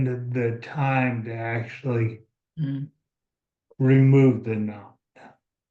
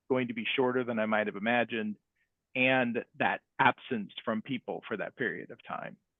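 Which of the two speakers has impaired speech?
The first: ALS; about two years since diagnosis.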